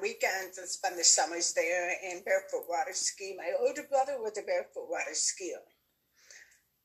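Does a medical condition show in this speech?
Yes: deafness; born with normal hearing, progressive hearing loss from age 9, from barefoot water skiing.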